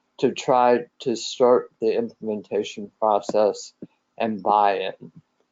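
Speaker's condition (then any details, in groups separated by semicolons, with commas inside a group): Head and neck cancer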